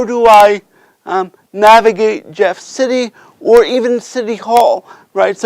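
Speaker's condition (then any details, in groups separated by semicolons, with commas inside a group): Cerebral palsy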